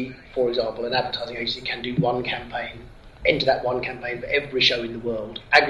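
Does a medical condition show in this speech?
No.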